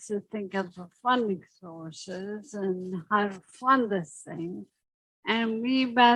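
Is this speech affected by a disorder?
Yes: secondary progressive multiple sclerosis; secondary progressive, spastic stiff legs.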